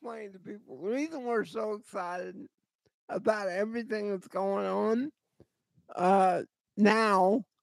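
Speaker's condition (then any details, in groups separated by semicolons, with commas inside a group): Cerebral palsy; voice always shot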